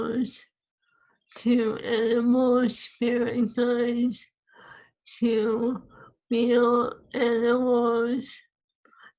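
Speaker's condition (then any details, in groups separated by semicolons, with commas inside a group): ALS; swallowing lost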